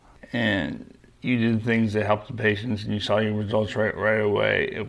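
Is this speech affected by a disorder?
Yes: young-onset Parkinson's disease; hereditary LRRK2 form, diagnosed at 38, right hand weakness, freezing, medication 5 years, deep brain stimulator; deep brain stimulation plus medication working well, no cognitive problems.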